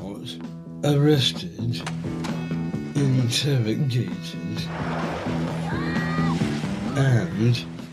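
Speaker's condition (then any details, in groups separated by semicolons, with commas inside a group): Down syndrome; three copies of chromosome 21, from birth; age 38; told when very young would never read or speak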